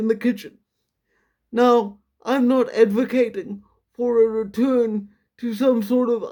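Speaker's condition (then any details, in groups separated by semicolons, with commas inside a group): Quadriplegic cerebral palsy, severe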